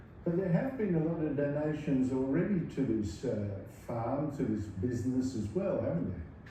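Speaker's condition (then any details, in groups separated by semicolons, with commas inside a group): No condition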